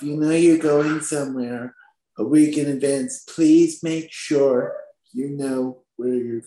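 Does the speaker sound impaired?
Yes: spastic quadriplegic cerebral palsy; from birth, born at 27 weeks gestation, now 23 years old.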